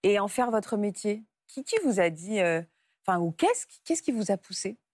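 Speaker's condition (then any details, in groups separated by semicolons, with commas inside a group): No condition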